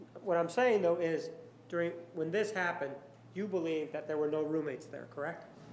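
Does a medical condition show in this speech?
No.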